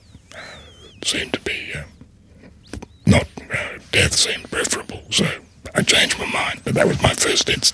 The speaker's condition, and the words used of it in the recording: Laryngectomy. They said, you know, they'd almost never seen anyone speak so freely after the loss of voice.